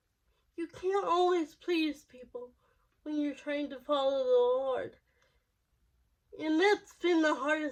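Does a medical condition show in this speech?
Yes: cerebral palsy.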